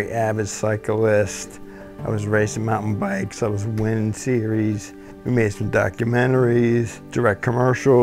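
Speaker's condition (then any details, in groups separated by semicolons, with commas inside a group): ALS; two or more years since diagnosis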